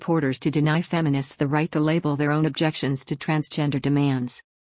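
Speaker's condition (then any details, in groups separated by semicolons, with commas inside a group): No condition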